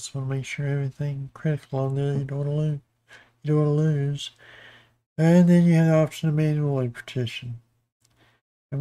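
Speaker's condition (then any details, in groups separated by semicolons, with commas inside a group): Parkinson's disease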